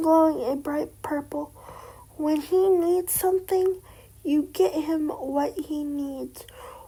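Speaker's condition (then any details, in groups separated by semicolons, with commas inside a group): Cerebral palsy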